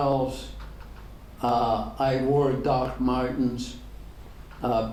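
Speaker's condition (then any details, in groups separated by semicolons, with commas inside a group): ALS; degenerative; diagnosed ten years ago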